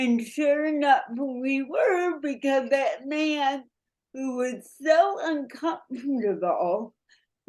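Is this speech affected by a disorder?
Yes: cerebral palsy; noticeably affected speech.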